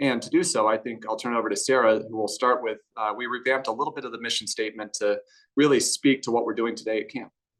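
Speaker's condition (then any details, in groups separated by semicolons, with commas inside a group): No condition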